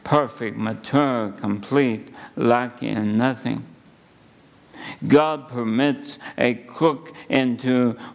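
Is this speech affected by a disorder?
Yes: ALS; under neurologist care.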